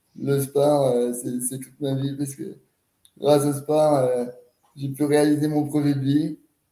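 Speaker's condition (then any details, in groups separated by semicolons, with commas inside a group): Cerebral palsy; wheelchair user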